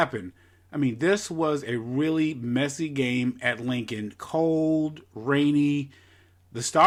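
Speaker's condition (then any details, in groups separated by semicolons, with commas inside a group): No condition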